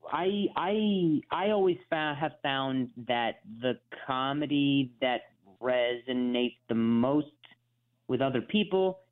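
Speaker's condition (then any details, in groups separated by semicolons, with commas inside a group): Stutter from brain injury, acquired (neurogenic); acquired stutter after traumatic brain injury and concussion from freak softball injury, motor skills also affected; speech functionality affected, trouble getting words out; repeated words, prolonged sounds, blocks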